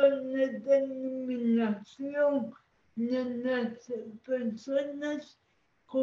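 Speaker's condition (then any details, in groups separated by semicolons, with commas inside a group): Cerebral palsy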